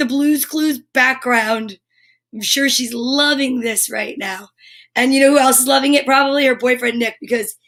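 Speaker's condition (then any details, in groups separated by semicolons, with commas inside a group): No condition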